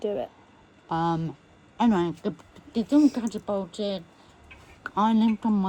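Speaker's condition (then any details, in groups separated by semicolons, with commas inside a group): MND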